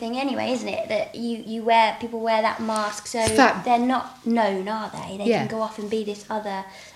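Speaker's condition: No condition

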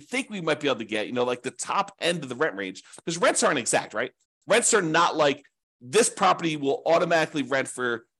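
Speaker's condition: No condition

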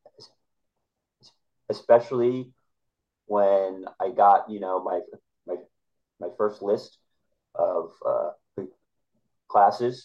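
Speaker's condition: Stuttering; stutter since childhood, known to classmates at earlier school before 7th grade; adult, past college freshman year, working, constantly trying to improve stutter; uses small talk to avoid stuttering, talked little as child, discloses stutter, training others builds confidence; repeated words, prolonged sounds

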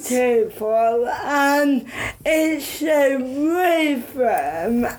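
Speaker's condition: Cerebral palsy; affects speech and mobility

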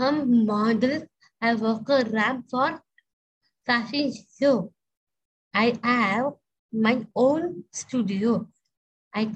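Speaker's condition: Down syndrome; extra chromosome, diagnosed around 4th month after birth, developmental delays, early intervention, physiotherapy, speech therapy; short simple sentences, some ungrammatical phrasing, mother rephrases questions for her

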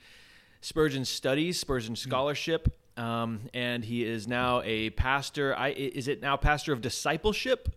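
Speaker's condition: No condition

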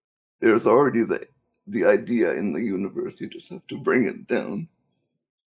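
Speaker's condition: Cerebral palsy; cerebral palsy since birth

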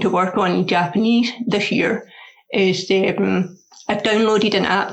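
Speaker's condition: Deafness; learning braille

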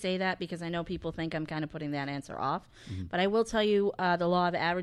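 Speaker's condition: No condition

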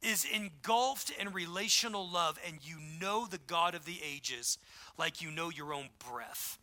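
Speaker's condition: No condition

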